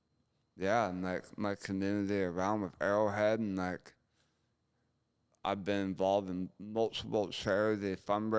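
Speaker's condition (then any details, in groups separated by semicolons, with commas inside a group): Gunshot injury to chin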